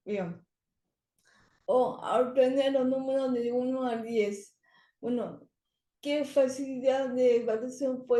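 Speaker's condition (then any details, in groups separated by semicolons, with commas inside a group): Cerebral palsy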